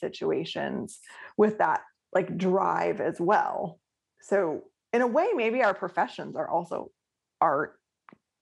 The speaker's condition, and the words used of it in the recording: None; typical speech.